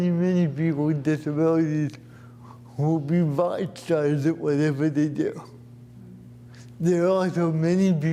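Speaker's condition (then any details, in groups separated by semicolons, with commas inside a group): Cerebral palsy; asks for subtitles for clarity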